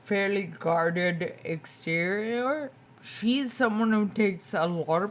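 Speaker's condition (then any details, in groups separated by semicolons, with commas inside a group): Spinocerebellar ataxia type 2, SCA2; tongue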